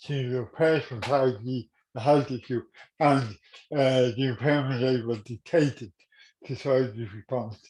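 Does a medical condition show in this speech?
Yes: cerebral palsy.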